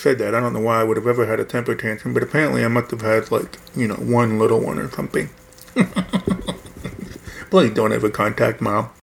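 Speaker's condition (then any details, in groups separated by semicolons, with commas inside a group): Hearing loss; implant within last few years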